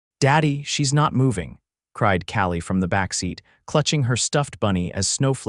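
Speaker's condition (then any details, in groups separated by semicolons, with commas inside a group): No condition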